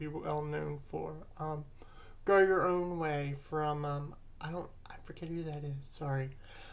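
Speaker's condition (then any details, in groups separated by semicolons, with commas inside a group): Cerebral palsy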